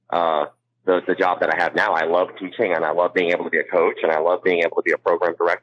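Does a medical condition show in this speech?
Yes: cleft palate; congenital cleft palate.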